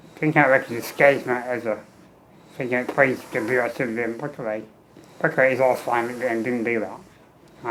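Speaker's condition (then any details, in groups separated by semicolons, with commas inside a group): Muscular dystrophy; wheelchair user, tracheostomy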